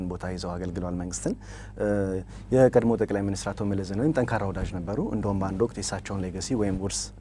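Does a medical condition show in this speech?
No.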